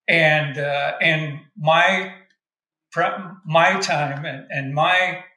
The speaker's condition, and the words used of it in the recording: Stuttering. Yeah, so you wouldn't have recognized me because if you were with me more, because it's stutter, it's paranoia, it's I can do this, but I can't do this.